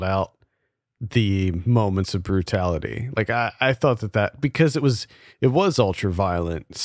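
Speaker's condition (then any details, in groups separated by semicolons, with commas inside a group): No condition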